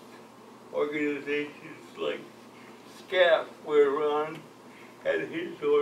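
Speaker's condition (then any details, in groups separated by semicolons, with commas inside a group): Cerebral palsy; from birth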